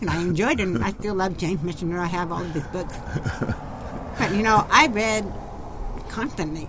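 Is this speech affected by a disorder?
Yes: profound deafness; genetic auditory nerve damage, born hearing or hard of hearing, profoundly deaf by age five; cochlear implants a couple years ago, bypass damaged nerve, formerly hearing aids, groups still hard; deaf voice, sounds different, sometimes taken for German accent, once reported as drunk slurring.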